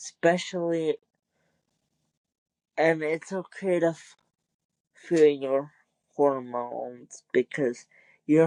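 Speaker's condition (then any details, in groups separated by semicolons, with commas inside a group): Cerebral palsy; wheelchair user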